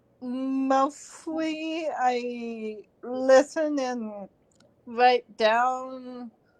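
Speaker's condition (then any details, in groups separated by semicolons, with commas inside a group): Cerebral palsy; since birth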